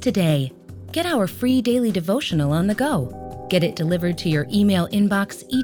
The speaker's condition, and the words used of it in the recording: None; typical speech.